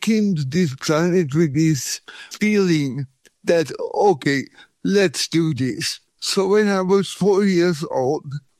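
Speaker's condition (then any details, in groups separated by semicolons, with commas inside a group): Cerebral palsy; from birth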